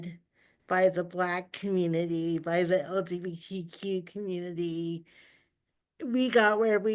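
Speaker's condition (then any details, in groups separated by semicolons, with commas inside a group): Cerebral palsy; uses power wheelchair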